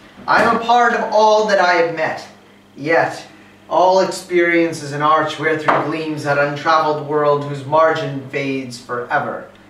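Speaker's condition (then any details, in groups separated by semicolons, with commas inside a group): No condition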